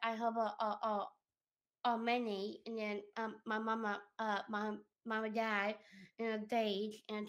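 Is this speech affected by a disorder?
Yes: Down syndrome; extra 21st chromosome, prenatal diagnosis suspected, cultured blood cell test, California lab; beautiful singing voice.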